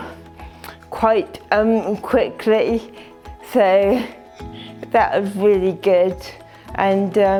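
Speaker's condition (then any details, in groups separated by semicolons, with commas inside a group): Cerebral palsy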